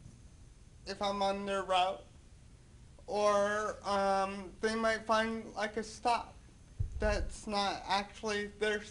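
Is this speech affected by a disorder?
Yes: cerebral palsy.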